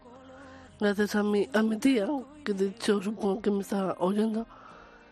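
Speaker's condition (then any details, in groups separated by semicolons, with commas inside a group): Down syndrome; trisomy 21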